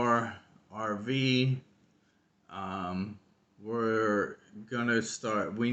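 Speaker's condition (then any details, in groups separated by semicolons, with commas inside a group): ALS; very slow voice, slowing a lot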